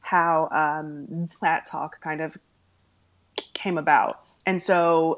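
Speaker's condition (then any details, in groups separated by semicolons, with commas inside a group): Stuttering; formerly hid stuttering by switching words, deep breaths, fillers like ums and ahs, avoided talking; prolonged sounds, blocks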